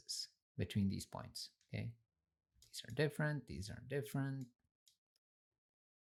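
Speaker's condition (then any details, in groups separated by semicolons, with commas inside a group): No condition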